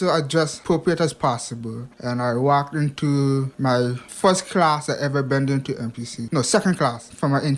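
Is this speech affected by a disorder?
Yes: hearing impairment; past speech impediment; past speech impediment improved with much practice, listening needs much focus.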